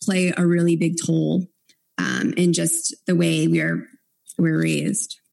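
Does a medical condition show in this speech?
No.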